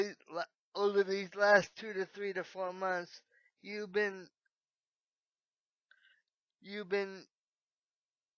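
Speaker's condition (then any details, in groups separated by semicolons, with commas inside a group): Cerebral palsy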